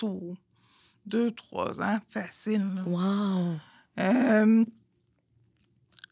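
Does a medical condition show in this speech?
Yes: Friedreich's ataxia.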